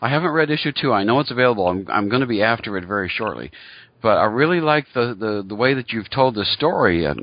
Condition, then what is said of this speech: None; typical speech.